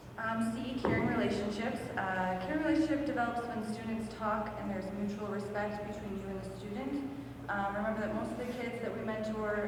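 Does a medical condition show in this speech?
No.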